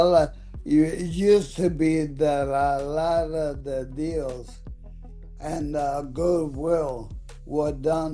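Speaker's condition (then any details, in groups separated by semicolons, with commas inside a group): ALS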